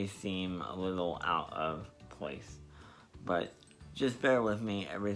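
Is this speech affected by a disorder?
Yes: spastic diplegia cerebral palsy.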